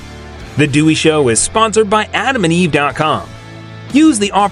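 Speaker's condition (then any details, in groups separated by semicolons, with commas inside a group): No condition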